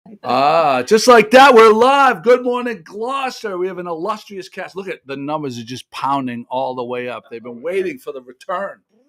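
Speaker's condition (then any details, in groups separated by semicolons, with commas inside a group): No condition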